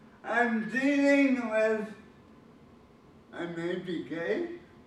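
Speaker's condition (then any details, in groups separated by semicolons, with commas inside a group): Cerebral palsy; speech impediment, different speech pattern, voice hard to understand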